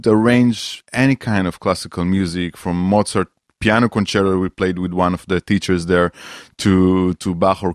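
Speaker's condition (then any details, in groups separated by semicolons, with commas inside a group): No condition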